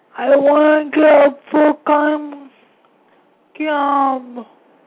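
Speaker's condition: Spastic quadriplegic cerebral palsy; all four limbs, brain and nervous system, affects movement, learning, hearing, seeing, thinking, uses equipment; speaks briefly, Job Path support staff restates her words for listeners

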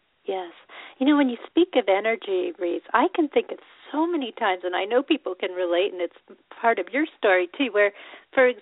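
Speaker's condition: No condition

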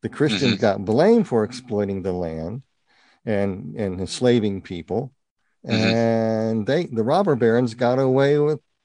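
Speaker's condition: Partial cleft palate; congenital

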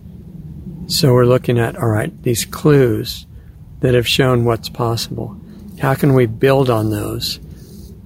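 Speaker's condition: No condition

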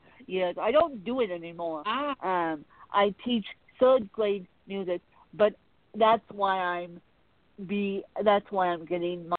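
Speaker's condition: Cerebral palsy; from birth, lack of oxygen at birth, diagnosed 24 hours after birth, scoliosis, back brace; cannot type, terrible handwriting, dictates with dragon naturally speaking, back brace under clothes; does the talking in business, unlike assistant with speech impediment

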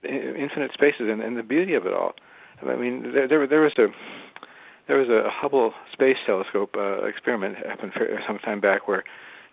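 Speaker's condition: Parkinson's disease; some years before recording

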